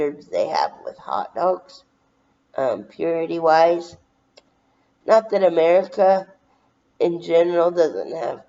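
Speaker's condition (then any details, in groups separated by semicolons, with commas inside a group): Brain injury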